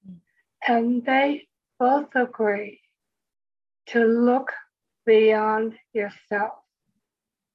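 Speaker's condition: Speech impediment; about 2 years since stroke

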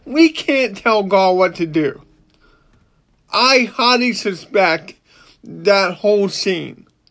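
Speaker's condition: Cerebral palsy; walks with a limp

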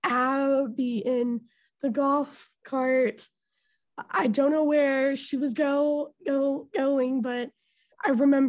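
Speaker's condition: Stuttering; took years to speak openly about it; coughs often, voice tearful at one point; stutter hard to notice when speaking, per listener; repeated sounds, prolonged sounds

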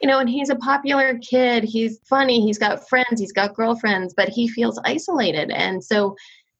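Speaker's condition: No condition

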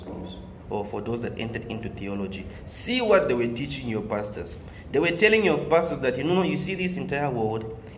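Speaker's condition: No condition

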